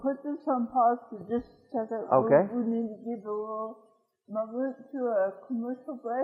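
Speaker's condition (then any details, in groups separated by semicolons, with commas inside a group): Cerebral palsy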